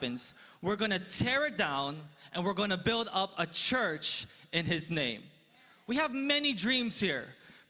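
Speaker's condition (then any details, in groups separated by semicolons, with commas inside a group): No condition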